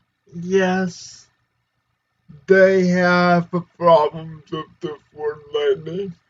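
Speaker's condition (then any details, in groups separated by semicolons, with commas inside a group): Cerebral palsy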